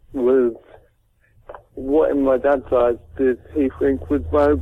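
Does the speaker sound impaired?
Yes: cerebral palsy; dead for 26 minutes at birth.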